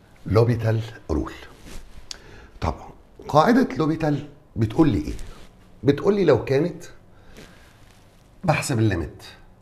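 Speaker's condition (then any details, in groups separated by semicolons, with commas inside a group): No condition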